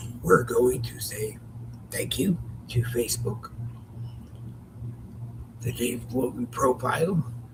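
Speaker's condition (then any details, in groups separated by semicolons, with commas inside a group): Lewy body dementia; Parkinson's-linked form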